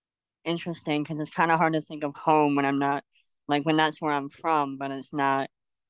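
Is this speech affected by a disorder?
Yes: cleft lip and palate; congenital.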